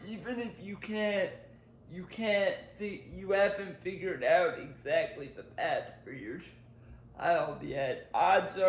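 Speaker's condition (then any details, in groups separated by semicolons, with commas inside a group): Cerebral palsy; powered wheelchair; nearly 20 years powered mobility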